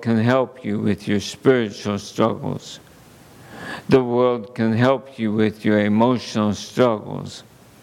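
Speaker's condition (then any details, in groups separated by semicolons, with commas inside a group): ALS; under neurologist care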